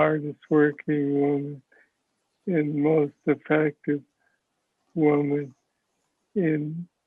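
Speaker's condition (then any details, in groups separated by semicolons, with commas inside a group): Parkinson's disease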